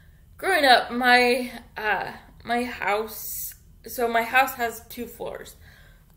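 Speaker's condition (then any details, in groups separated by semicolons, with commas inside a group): Cerebral palsy; infant ventilator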